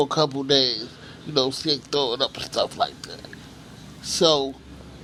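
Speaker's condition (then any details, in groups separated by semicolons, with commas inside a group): Cerebral palsy; from birth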